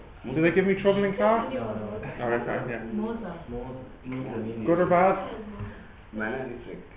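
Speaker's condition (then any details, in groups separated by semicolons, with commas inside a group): No condition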